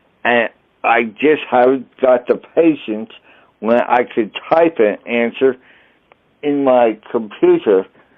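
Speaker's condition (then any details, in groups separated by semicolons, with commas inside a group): Traumatic brain injury; injury 33 years ago, relearned walking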